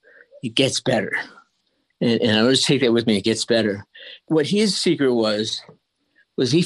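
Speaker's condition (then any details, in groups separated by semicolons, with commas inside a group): Early onset Parkinson's disease; halting at times, now fairly clear and robust, words come faster than can be spoken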